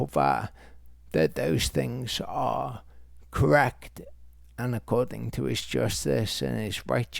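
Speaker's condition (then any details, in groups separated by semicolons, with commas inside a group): Multiple sclerosis; progressive form, irreversible nerve damage; extremely rapid progression, no recovery periods, typing very difficult; difficulty speaking any words, no longer able to teach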